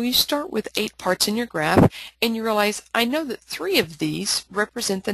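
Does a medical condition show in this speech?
No.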